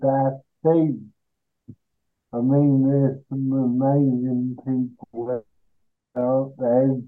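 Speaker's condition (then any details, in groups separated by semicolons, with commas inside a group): Cerebral palsy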